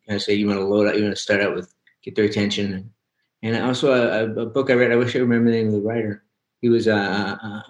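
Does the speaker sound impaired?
Yes: young onset Parkinson's; diagnosed at 29, began with pinky twitch, shoulder pain spreading to whole arm, spinal tumor surgery, relearned walking; halting at times, now fairly clear and robust, words come faster than can be spoken.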